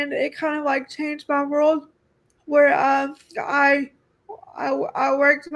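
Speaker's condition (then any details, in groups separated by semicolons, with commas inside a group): Cerebral palsy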